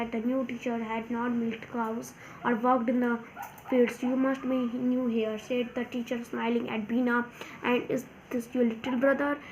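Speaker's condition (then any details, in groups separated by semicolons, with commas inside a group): No condition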